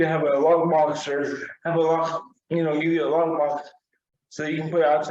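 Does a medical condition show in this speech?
Yes: cerebral palsy, severe; wheelchair user.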